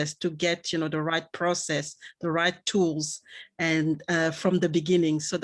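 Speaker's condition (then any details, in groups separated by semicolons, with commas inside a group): No condition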